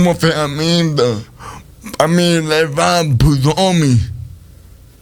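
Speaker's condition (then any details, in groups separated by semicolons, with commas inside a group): Cerebral palsy; speech not normal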